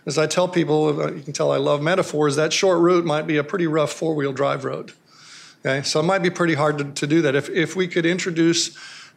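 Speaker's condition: No condition

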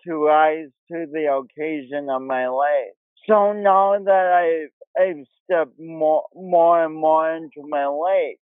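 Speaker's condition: Cerebral palsy; pronounced speech impediment

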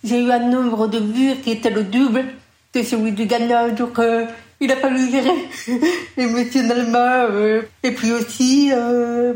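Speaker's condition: Deaf from birth, congenital; never heard own voice, told would never speak; 20 years of parrot-like training to speak, now understood in public, voice may sound unusual

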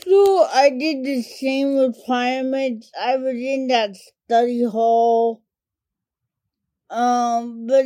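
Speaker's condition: Cerebral palsy; speech primarily affected

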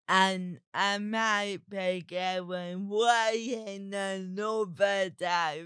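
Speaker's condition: Cerebral palsy; talks differently

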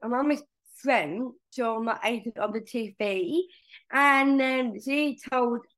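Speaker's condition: Down syndrome; from birth, major heart surgery at 5 months old; age 21

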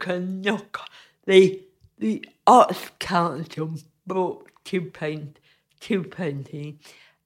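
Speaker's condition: Cerebral palsy; cerebral palsy from birth

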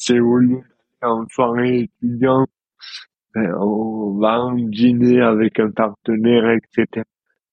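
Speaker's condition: Dystonia; neurological movement disorder, present since birth, rare, affects fine motor skills, judo from age three to offset motor troubles; 24 years old, about 24 years since onset; speech difficulties

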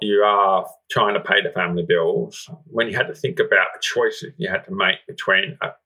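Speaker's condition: Profound deafness, congenital, severe profound hearing loss; Auslan second language

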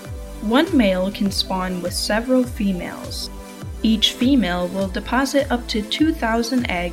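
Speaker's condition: No condition

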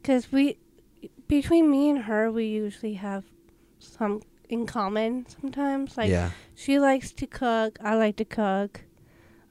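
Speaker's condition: Down syndrome

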